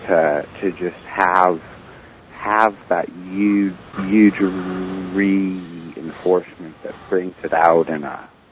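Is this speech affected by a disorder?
Yes: stuttering; lifelong stuttering; stutters openly, including at work, mostly not avoiding stuttering; here repeated sounds, prolonged sounds.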